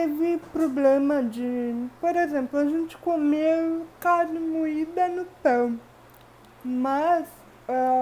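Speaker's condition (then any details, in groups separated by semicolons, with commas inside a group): Cerebral palsy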